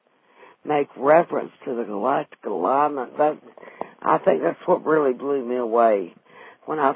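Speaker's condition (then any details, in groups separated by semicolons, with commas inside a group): Vocal cord paralysis after stroke, unilateral vocal fold paralysis; can no longer sing since vocal cord paralysis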